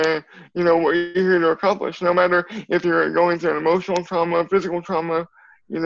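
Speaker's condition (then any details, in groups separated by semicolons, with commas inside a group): Cerebral palsy; from birth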